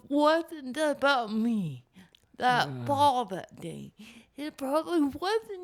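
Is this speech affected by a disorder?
Yes: cerebral palsy; speaking hard, voice sounds unexpected to listeners.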